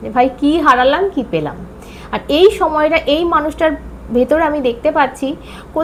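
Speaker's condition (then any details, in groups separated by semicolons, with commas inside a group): No condition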